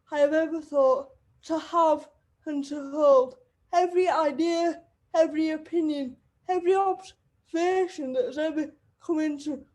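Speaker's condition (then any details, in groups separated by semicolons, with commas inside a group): Cerebral palsy; wheelchair user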